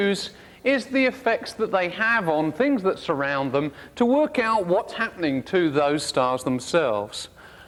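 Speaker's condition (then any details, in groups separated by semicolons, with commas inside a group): No condition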